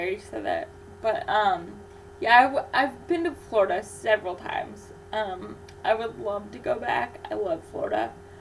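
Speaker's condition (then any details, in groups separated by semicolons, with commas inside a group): Cerebral palsy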